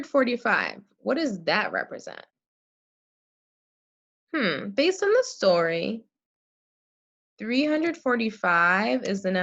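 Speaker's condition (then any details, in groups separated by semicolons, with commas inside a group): No condition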